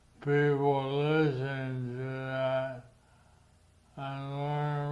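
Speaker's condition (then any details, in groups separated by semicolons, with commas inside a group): Progressive supranuclear palsy; neuromuscular system affected; speech a little hard to hear, shortness of breath, swallowing affected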